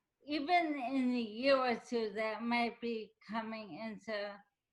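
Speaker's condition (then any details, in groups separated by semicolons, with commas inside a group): ALS; speech affected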